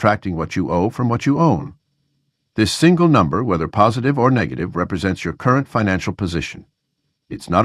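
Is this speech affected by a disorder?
No.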